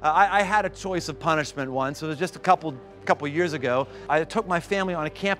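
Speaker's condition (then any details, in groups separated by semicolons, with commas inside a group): No condition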